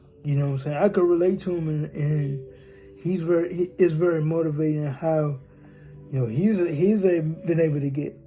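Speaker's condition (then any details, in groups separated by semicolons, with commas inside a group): Cerebral palsy; from birth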